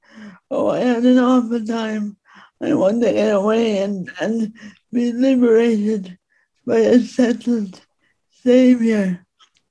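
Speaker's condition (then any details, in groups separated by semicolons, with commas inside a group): Speech impediment; disabled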